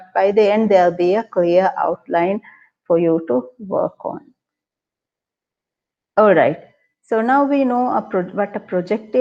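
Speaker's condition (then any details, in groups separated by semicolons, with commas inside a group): No condition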